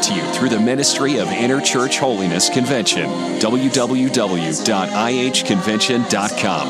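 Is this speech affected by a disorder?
No.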